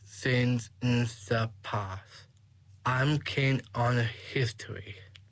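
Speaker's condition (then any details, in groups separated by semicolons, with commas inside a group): Down syndrome; 21 years old; age 21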